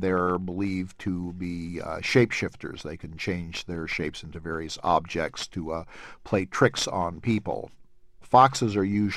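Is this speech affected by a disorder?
No.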